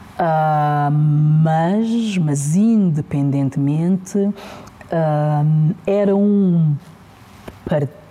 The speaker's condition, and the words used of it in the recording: Stuttering. Eu, ainda a iniciar, a cumprimentar, a pessoa já tinha desligado o telefone.